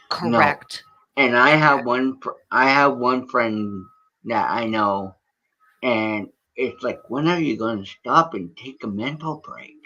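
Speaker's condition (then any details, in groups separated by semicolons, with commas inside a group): Cerebral palsy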